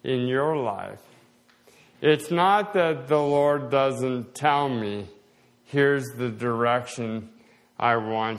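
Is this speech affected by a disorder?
Yes: slowed speech, swallowing problems; reading down about 30 words per minute last year, 50 over two years.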